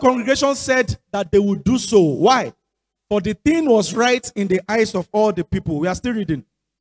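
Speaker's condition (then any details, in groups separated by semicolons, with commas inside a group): No condition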